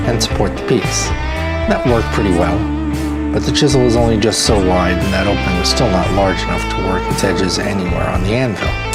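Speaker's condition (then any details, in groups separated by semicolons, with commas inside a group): No condition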